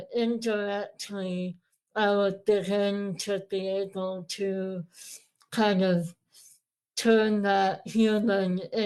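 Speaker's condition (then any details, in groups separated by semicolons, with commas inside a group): Moebius syndrome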